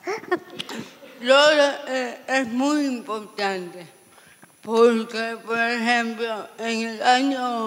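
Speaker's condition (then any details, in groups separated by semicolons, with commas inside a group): Severe cerebral palsy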